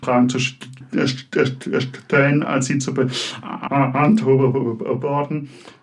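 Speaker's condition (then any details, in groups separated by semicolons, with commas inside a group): Stuttering; developmental, lifelong, possibly inherited, father stuttered, brother fluent, logopedic speech therapy, constant since second grade; not at all fluent, blocks, repetitions, filler hesitations, stutters even in dreams, fluent in writing; prolonged sounds, blocks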